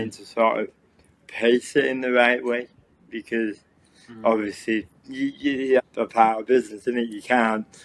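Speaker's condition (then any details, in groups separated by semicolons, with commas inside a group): Cerebral palsy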